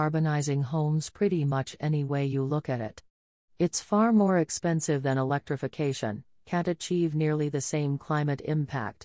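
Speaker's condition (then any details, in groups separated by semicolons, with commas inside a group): No condition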